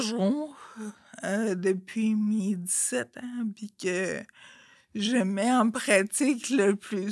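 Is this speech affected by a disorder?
Yes: Friedreich's ataxia.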